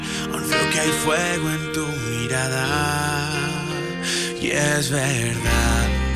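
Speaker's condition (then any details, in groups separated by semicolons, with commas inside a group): No condition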